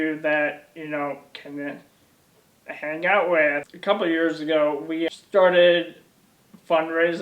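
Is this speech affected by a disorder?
Yes: ALS; onset in legs, then arms, then core.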